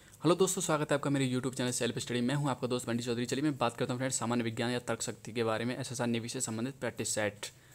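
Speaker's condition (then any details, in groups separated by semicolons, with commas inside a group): No condition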